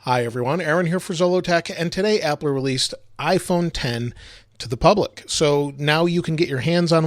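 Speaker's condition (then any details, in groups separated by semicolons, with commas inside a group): No condition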